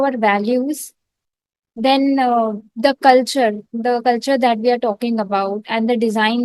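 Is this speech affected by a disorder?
No.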